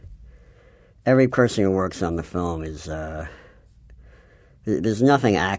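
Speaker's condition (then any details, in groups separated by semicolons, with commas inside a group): Cleft palate; cleft palate possibly audible in voice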